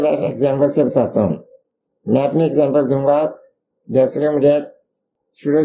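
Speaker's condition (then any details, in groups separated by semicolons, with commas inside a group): Duchenne muscular dystrophy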